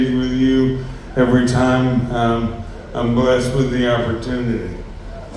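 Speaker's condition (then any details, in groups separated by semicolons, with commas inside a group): ALS; neurodegenerative; fourth year since diagnosis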